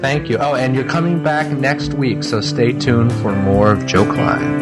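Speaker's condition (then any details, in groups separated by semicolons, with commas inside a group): No condition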